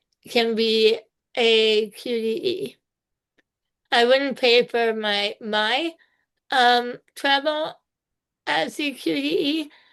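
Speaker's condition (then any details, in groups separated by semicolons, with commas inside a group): Spinal muscular atrophy type two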